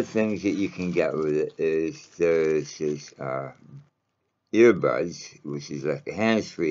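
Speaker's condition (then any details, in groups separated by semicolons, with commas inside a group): Mouth cancer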